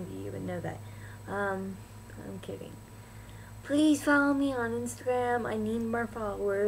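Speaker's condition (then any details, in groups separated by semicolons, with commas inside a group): Cerebral palsy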